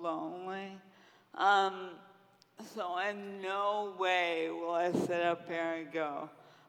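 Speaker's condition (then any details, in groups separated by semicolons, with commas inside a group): Friedreich's ataxia; diagnosed in twenties at u of m, progressive, wall-supported gait then wheelchair, service dog, no cure; over two decades since onset, unable to walk, uses wheelchair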